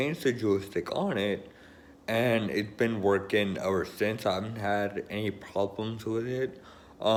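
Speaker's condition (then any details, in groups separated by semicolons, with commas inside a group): Friedreich's ataxia; electric wheelchair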